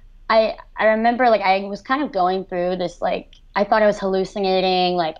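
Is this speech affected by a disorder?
Yes: cleft lip and palate, severe.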